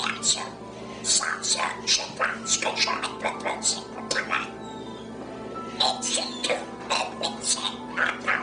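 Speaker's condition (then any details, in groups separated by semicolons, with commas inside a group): Laryngeal cancer; squamous cell carcinoma of larynx, vocal cords removed, heavy smoking; after surgery, progressed during delayed diagnosis; major breathing difficulties, voice lost, cannot sing, speech therapy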